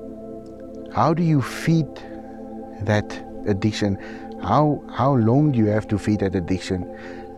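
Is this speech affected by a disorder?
No.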